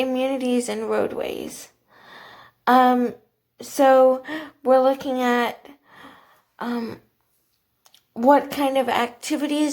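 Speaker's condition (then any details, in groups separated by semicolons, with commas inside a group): Cerebral palsy, athetoid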